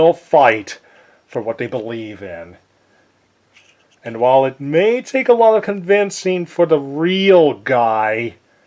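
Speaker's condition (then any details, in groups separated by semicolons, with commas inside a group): No condition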